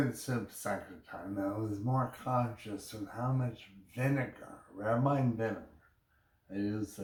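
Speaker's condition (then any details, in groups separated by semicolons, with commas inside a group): Brain injury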